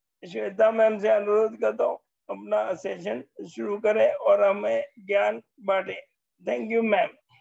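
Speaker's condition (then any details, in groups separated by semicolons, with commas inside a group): Motor neurone disease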